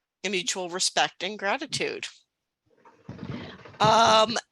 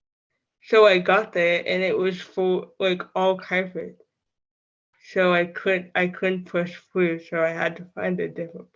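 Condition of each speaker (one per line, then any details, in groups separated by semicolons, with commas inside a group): No condition
Cerebral palsy; from birth, affects walking, walker, wheelchair, sometimes cane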